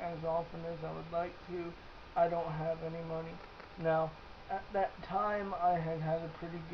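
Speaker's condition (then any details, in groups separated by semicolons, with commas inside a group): Cerebral palsy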